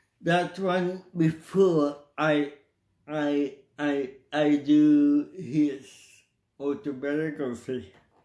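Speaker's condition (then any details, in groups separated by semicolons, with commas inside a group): Cerebral palsy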